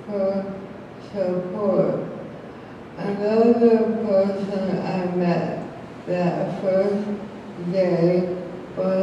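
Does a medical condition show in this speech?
Yes: ALS; ALS accent, speaks very slowly.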